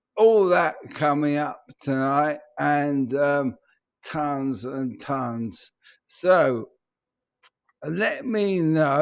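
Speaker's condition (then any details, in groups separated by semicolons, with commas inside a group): ALS; voice may sound peculiar, bites tongue and mouth in sleep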